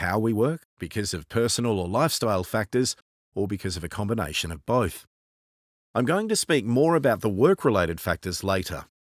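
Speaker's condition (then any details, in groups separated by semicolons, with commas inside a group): No condition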